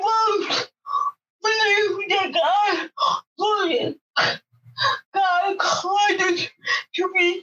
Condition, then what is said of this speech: Cerebral palsy. I think it was the speech impairment.